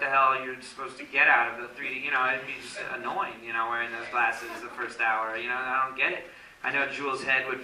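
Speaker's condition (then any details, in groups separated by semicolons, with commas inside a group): No condition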